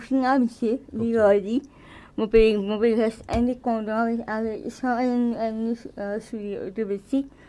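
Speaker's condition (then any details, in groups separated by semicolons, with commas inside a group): Cerebral palsy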